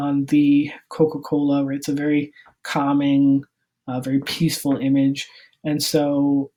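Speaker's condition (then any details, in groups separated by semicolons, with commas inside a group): No condition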